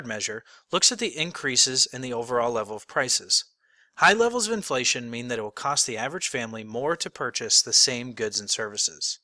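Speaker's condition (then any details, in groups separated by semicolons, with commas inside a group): No condition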